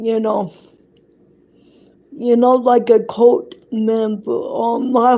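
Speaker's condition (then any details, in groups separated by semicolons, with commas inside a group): Cerebral palsy; affects hand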